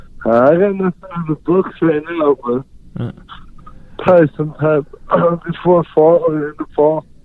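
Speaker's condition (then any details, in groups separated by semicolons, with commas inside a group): Cerebral palsy; unable to write or type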